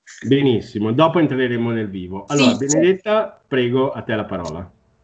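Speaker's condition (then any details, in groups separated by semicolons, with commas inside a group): No condition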